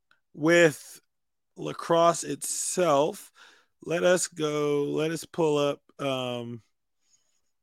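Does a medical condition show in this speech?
No.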